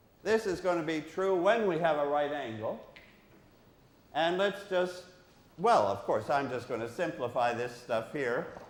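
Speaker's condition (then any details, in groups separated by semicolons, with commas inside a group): No condition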